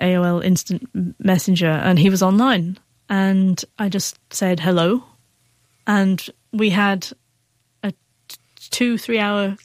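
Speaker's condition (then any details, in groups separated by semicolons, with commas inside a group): Stammer; stammer since childhood, hidden about ten years until age 16, joined British Stammering Association at John Larkin's urging; hid stammer by withdrawing, speaking as little as possible, terrified of phone, once stuttered openly to John Larkin; prolonged sounds, blocks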